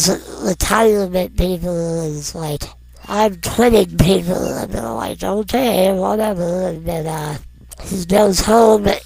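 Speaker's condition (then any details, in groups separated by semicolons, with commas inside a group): Non-progressive muscular dystrophy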